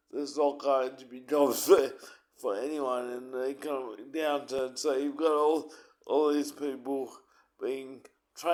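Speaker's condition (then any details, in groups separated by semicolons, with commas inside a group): Cerebral palsy; uses wheelchair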